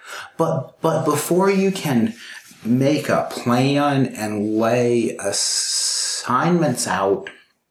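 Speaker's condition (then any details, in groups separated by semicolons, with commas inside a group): Stuttering; severe stuttering, therapy at Purdue speech clinic started 12 years ago, four Toastmasters clubs; still stutters terribly severely; repeated words, prolonged sounds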